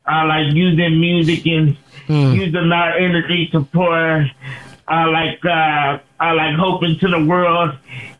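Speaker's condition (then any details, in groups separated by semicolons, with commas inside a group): Cerebral palsy; performs from wheelchair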